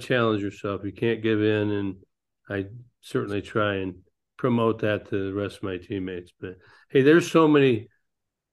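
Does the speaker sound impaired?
Yes: Parkinson's disease; man nearly 66, no longer flies planes because of Parkinson's; ping pong, pool, pickleball, bowling as activities to help with Parkinson's.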